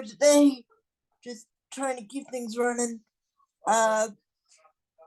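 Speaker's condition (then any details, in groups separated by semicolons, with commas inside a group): Cerebral palsy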